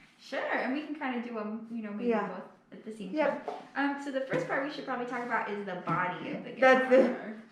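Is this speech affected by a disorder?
No.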